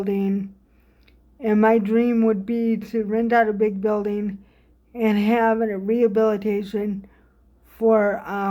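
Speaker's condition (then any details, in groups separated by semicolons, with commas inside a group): Cerebral palsy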